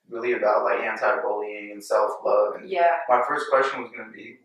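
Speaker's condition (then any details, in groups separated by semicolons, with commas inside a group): No condition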